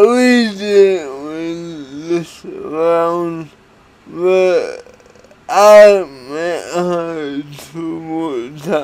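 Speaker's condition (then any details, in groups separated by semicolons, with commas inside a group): Cerebral palsy; one hand affected; atypical speech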